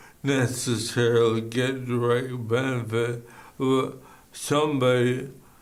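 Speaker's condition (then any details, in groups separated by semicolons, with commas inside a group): ALS; bulbar onset, slurred speech first; recently diagnosed, symptoms over a year; worsening slurred speech, eventual breathing failure mentioned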